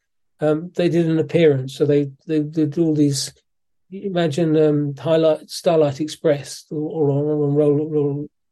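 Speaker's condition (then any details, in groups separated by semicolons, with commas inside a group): Parkinson's disease; suspected for a while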